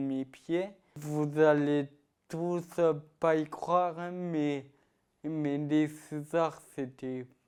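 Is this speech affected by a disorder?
Yes: ataxia-telangiectasia; ataxia-telangiectasia, genetic, affects muscles; age 20, onset infancy, no walking or writing, wheelchair; trouble eating and drinking alone, drooled as infant.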